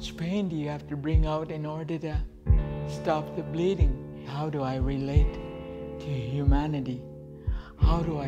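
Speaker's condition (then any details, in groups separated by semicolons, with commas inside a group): Cerebral palsy; present from birth, late diagnosis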